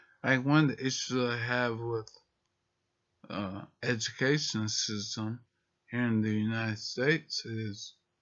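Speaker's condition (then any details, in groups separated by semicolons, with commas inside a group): Multiple sclerosis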